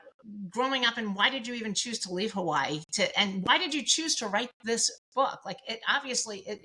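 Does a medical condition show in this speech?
No.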